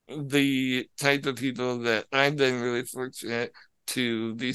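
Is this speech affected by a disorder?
Yes: spinal muscular atrophy; can be a little difficult to understand at times.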